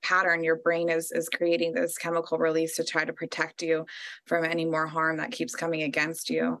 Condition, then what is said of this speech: None; typical speech.